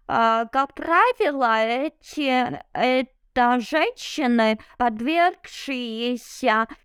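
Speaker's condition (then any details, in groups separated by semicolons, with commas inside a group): Cerebral palsy; no wheelchair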